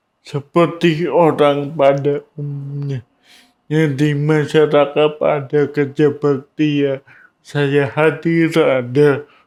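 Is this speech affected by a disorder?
Yes: cerebral palsy.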